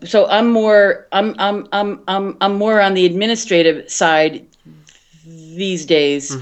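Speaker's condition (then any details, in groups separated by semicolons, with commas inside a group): Stuttering; stuttering since childhood, onset around age five, covert into early 40s, hiding meant not talking; open about stuttering for about six years, considers self bivert; repetitions of whole words, part-words and phrases, Concerned, frequent um fillers; repeated words, prolonged sounds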